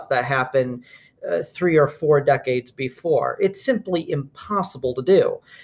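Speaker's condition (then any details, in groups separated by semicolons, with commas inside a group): No condition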